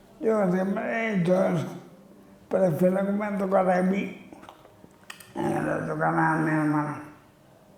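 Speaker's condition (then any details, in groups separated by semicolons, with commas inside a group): Amyotrophic lateral sclerosis (ela)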